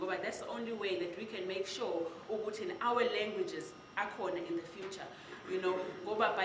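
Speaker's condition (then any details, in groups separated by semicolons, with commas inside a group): No condition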